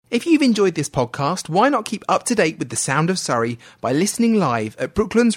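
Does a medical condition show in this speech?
No.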